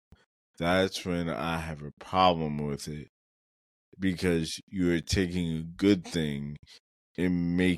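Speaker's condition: Cerebral palsy; muscles needing relaxation

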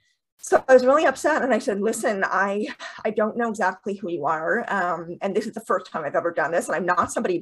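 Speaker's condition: Deafness with cochlear implants; two cochlear implants

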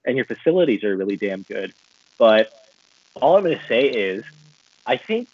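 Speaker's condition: No condition

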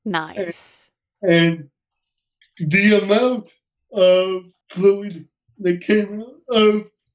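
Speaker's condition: Cerebral palsy; uses wheelchair, hearing intact

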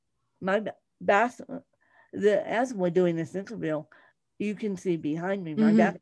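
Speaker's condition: Cerebral palsy; lack of oxygen injury at birth, neurological condition, brain bleed day after diagnosis, medevaced to children's hospital in Denver, Colorado; about 33 years since onset, physical therapy

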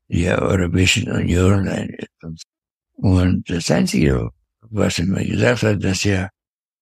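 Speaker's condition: Parkinson's disease; forgets words mid-sentence

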